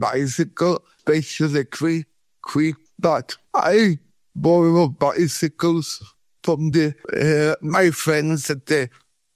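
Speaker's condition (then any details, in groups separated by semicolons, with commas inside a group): Cerebral palsy; feet opposite of Charlie Chaplin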